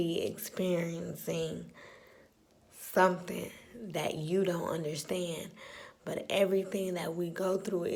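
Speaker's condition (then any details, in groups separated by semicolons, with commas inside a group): Spastic cerebral palsy; spastic cerebral palsy from birth, lower body, tight muscles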